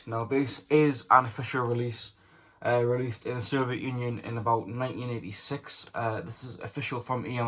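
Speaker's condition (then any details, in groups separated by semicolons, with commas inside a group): No condition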